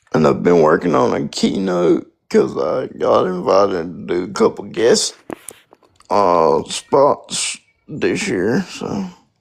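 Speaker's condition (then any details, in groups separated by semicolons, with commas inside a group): Spastic quadriplegic cerebral palsy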